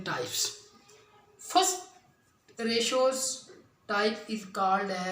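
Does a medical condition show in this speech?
No.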